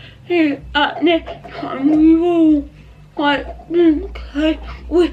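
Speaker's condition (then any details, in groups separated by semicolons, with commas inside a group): Cerebral palsy; not quadriplegic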